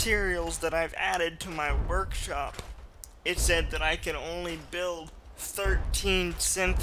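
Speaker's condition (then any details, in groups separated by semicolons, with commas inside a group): Cerebral palsy, mild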